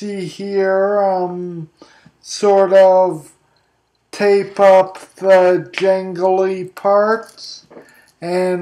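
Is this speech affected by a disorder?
Yes: traumatic brain injury, diffuse axonal injury.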